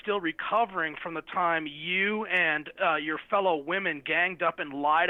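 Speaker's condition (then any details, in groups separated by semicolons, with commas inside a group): No condition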